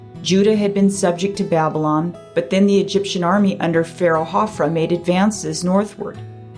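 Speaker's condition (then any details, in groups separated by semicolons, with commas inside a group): No condition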